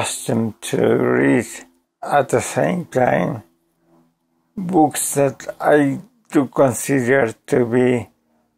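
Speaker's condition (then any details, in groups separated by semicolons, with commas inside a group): ALS; voice severely damaged, hard to understand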